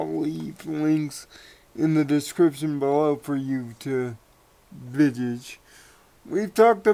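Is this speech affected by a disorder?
Yes: cerebral palsy.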